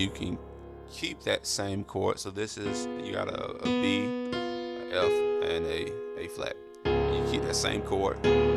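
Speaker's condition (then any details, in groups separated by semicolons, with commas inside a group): No condition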